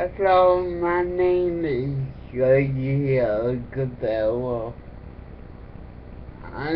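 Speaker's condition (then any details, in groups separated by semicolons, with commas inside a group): Cerebral palsy; affects speech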